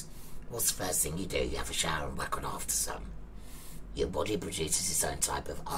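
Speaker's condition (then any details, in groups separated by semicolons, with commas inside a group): Laryngectomy; laryngectomy for thyroid cancer, trachea partly removed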